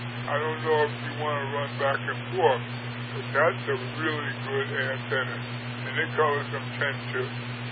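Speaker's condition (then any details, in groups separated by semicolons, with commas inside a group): Parkinson's; largely wheelchair bound, unable to get around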